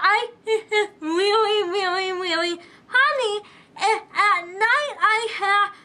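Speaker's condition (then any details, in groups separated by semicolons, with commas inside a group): Cerebral palsy, spastic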